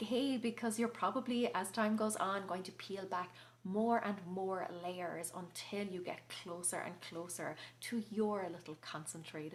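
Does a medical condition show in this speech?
No.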